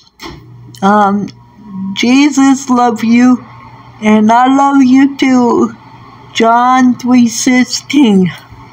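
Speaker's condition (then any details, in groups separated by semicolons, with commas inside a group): Cerebral palsy; present from birth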